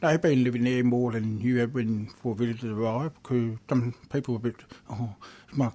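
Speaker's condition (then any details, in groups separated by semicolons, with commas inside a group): Deafness; struggles when people talk quickly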